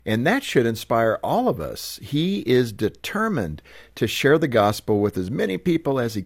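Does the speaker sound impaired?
No.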